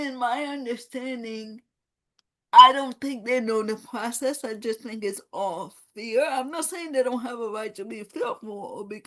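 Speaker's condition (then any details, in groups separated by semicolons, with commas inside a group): Cerebral palsy; no gross or fine motor skills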